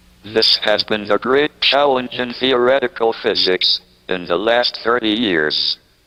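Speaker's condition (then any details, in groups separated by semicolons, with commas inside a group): ALS, speech-generating device; diagnosed at age 21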